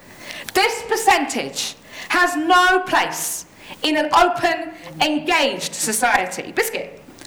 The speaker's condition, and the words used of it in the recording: Tourette syndrome. So a lot of what I'm about to say will be a surprise to everyone, including me.